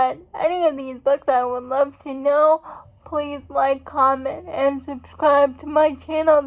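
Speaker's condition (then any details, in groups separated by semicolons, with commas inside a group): Cerebral palsy; uses wheelchair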